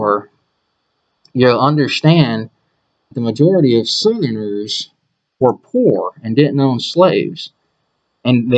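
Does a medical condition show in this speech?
No.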